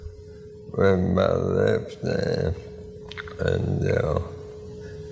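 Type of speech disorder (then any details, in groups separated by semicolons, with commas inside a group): Dysarthria; amyotrophic lateral sclerosis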